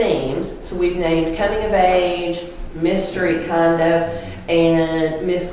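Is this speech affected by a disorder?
No.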